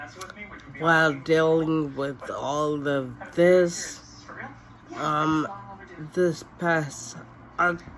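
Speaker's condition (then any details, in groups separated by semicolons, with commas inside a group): Cerebellar ataxia; no cure; onset around age 35, worsening; speech changed, tongue biting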